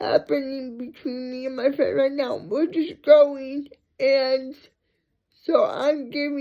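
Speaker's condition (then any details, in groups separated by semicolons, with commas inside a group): Cerebral palsy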